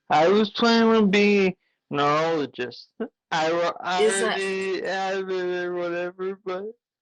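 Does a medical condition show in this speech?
Yes: traumatic brain injury; ongoing therapy.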